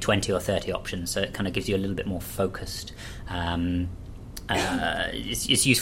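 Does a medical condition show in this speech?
No.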